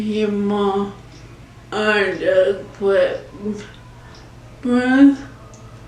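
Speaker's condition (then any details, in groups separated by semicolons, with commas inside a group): ALS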